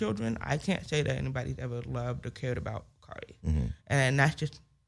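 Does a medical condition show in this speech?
Yes: hearing loss with speech impediment; congenital hearing loss, 70% deaf one ear, 30% other, grandmother had hearing problems, diagnosed end of first grade; specialized hearing aids needed, can hear; only comfortable speaking within last year or so.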